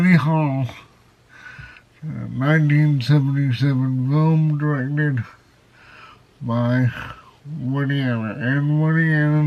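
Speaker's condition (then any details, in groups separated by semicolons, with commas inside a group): Cerebral palsy, severe; spastic type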